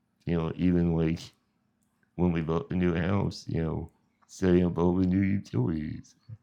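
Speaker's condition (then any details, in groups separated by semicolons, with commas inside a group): Spinal muscular atrophy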